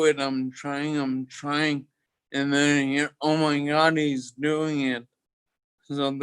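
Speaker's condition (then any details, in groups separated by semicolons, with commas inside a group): Toxic leukoencephalopathy, locked-in syndrome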